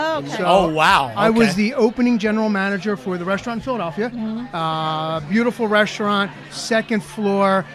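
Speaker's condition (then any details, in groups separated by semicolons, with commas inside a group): No condition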